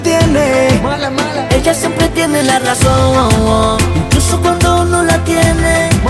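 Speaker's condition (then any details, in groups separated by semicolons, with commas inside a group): No condition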